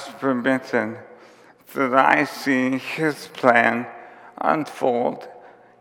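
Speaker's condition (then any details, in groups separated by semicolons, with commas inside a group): ALS; onset with tiredness and clumsiness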